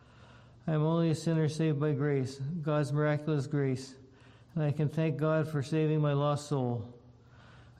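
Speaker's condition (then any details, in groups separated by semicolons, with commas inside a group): Parkinson's disease; damaged brain area no longer produces dopamine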